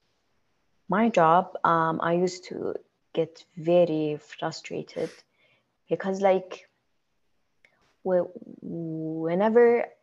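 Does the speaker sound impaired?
Yes: stammer; stammer since childhood, only one in family, expected to outgrow it, no support sought growing up; attending stuttering awareness programs for about one year; more fluent in second language english than native language, plans words ahead, often mistaken as shy; here repeated sounds, prolonged sounds.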